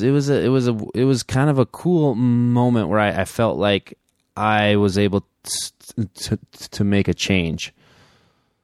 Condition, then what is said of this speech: Stuttering. Because sometimes it just feels like they're all sort of intimately wrapped together, and it's hard to kind of tease them apart.